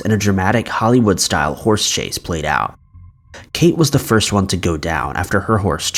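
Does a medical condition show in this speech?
No.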